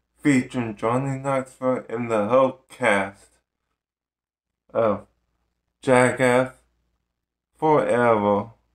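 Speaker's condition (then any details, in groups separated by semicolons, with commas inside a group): Ataxic cerebral palsy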